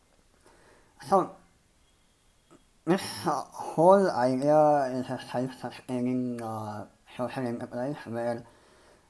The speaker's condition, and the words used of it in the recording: Cleft palate. And uh, due to which over the years you develop uh, a very different way of uh, speaking,